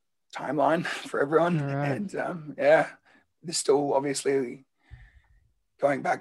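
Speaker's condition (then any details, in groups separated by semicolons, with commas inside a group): Laryngeal cancer; told in remission two weeks ago after radiotherapy to larynx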